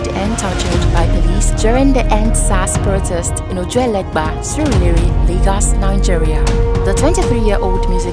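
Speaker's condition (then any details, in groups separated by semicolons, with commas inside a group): No condition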